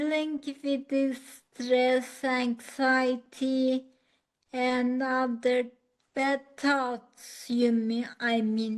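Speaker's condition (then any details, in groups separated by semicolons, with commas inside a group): Acquired ataxia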